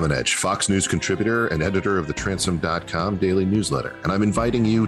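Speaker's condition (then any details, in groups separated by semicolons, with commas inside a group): No condition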